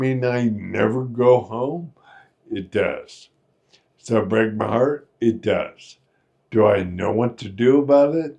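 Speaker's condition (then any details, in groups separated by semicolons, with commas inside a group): Friedreich's ataxia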